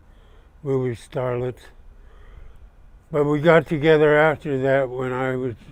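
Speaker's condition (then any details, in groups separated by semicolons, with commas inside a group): Parkinson's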